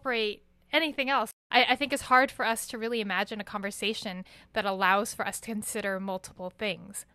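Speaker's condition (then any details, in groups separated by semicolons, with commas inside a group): No condition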